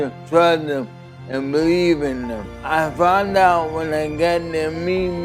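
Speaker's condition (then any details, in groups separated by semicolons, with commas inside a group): ALS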